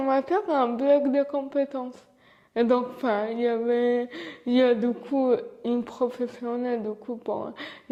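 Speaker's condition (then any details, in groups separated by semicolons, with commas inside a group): Cerebral palsy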